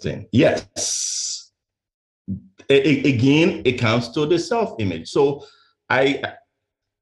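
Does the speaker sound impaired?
Yes: stuttering; stutter first noticed by mother at age 8, lifelong; fear of speaking in high school, tried to skip own valedictorian graduation speech; here repeated sounds, prolonged sounds.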